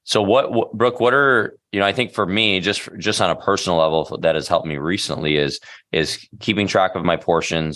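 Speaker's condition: No condition

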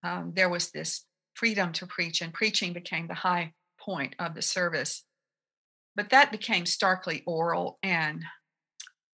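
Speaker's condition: No condition

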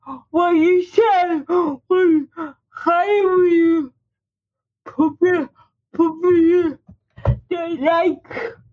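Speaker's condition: Speech impairment; uses wheelchair

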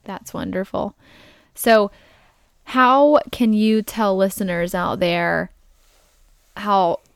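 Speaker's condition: No condition

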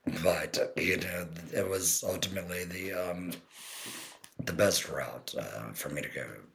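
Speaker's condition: Total laryngectomy; stage 4 cancer, partial thyroidectomy, primary TEP placement, chemo and radiation afterward; about 10 months post-laryngectomy, speaking with TEP about 5 months; TEP voice, earlier monotone from left vocal cord paralysis, no speech first 6 months, electrolarynx failed, swelling

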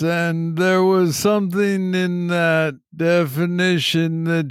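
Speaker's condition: Parkinson's disease, young onset

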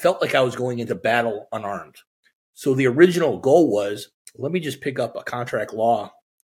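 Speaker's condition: No condition

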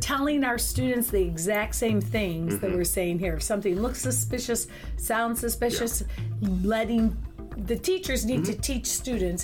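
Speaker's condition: No condition

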